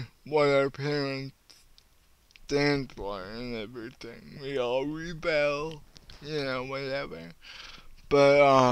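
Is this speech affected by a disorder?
Yes: cerebral palsy.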